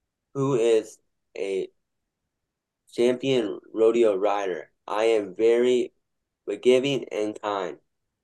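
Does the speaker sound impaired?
Yes: Down syndrome.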